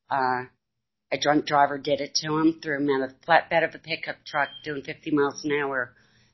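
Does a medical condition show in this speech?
No.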